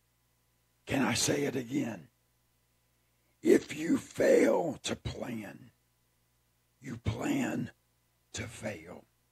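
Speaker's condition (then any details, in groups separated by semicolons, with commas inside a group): Throat cancer; tracheostomy tube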